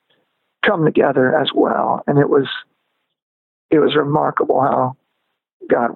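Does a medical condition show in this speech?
Yes: spasmodic dysphonia; voice lost power, progressively weaker, lost vocal control, range shrank high and low, lost singing ability.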